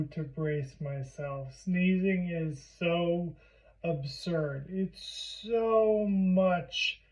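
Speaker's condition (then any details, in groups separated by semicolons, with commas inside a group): Primary lateral sclerosis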